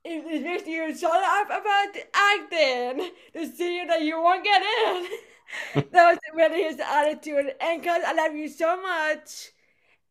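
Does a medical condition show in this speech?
Yes: cerebral palsy; brain bleed at quadruplet birth, right side weaker, limp, crooked right hand, electric wheelchair for travel; voice affected, speaks with accent.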